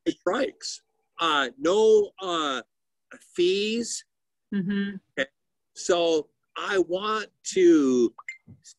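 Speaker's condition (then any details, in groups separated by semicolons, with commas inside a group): Aphasia; frequent hesitations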